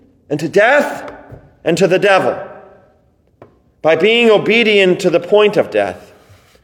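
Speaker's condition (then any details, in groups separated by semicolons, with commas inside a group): No condition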